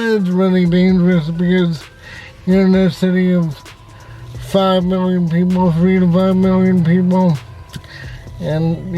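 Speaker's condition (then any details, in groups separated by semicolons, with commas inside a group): Cerebral palsy, spastic, severe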